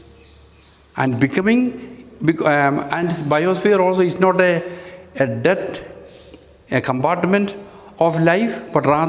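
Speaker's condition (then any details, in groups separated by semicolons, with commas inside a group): No condition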